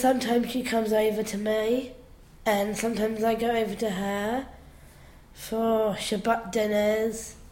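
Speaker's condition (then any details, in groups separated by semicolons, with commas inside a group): Down syndrome; down syndrome since birth, slow learning, held back a year at primary school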